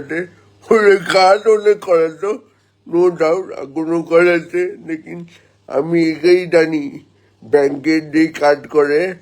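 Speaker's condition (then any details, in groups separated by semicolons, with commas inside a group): Cerebral palsy; present from birth, could not walk at six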